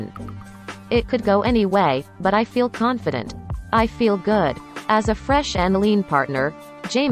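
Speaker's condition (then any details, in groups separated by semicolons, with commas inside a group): No condition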